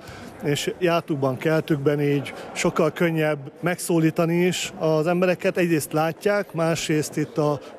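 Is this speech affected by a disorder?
No.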